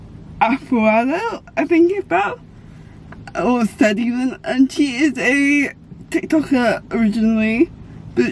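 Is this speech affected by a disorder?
Yes: cerebral palsy.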